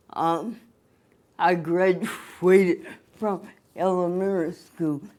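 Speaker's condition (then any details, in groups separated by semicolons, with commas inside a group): Cerebral palsy; cerebral palsy, from birth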